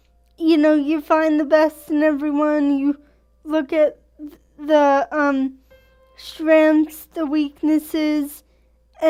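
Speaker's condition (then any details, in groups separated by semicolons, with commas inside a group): Cerebral palsy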